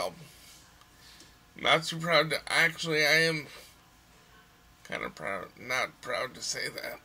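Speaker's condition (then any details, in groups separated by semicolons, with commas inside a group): Cerebral palsy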